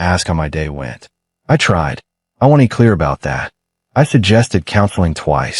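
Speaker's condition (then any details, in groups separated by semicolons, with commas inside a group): No condition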